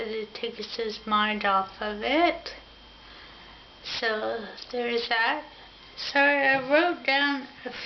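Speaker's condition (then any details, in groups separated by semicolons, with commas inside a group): Ataxia; affects mouth and tongue coordination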